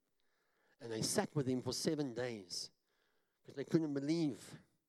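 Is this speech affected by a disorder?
Yes: cleft palate; talks funny, self-described.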